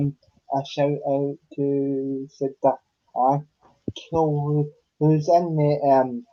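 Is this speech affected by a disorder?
Yes: cerebral palsy; unable to walk.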